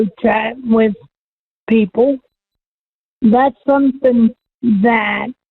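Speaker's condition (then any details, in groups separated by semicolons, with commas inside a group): Cerebral palsy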